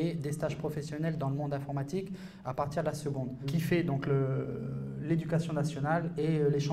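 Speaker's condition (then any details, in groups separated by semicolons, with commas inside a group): No condition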